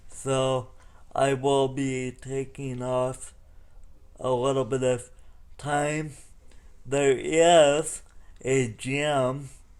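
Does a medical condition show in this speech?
Yes: cerebral palsy.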